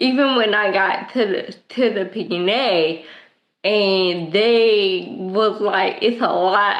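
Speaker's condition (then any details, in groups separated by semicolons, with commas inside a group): Cerebral palsy; present since birth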